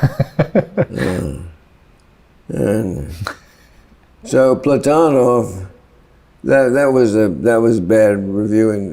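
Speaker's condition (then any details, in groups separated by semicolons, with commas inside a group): Parkinson's; worsening, often debilitating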